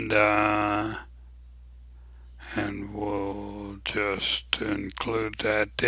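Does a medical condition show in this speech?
Yes: ALS; abnormally slow voice.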